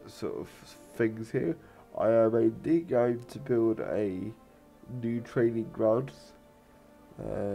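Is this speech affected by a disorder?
Yes: cerebral palsy.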